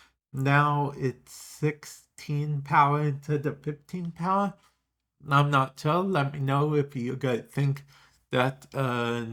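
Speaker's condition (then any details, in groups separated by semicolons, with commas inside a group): Cerebral palsy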